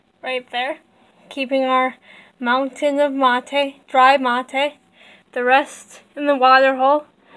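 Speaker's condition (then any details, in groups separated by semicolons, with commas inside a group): Cerebral palsy, mild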